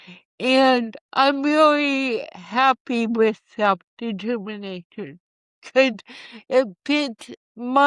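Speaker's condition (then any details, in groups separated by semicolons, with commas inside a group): Cerebral palsy; from birth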